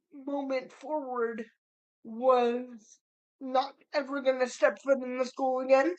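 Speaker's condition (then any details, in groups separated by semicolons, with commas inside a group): Cerebral palsy; diagnosed around 6 months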